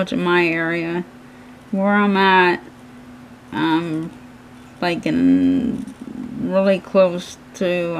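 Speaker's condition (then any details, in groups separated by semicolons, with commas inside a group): Cerebral palsy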